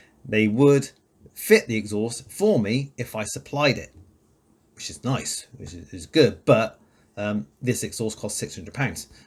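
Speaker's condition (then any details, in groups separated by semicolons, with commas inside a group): No condition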